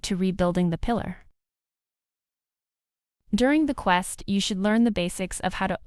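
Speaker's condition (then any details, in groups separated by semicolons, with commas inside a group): No condition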